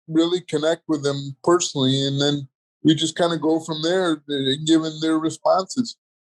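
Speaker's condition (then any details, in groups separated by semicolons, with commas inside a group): Cerebral palsy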